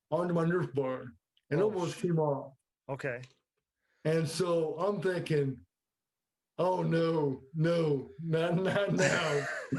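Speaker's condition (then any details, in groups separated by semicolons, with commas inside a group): Cerebral palsy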